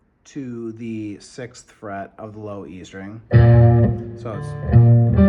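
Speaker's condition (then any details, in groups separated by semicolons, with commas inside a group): No condition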